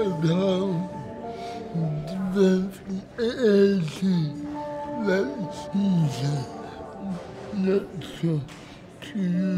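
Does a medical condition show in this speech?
Yes: cerebral palsy.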